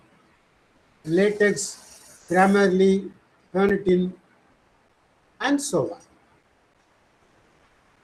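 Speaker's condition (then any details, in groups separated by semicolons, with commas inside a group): No condition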